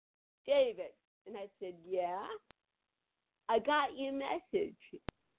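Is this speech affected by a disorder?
Yes: cerebral palsy; c1 to c7 cervical spinal cord surgery, titanium neck, later lower back surgery.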